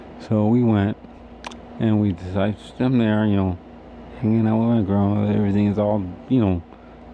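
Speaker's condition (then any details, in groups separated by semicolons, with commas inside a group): Cerebral palsy; difficulty eating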